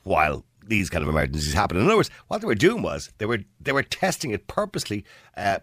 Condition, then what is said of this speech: No condition.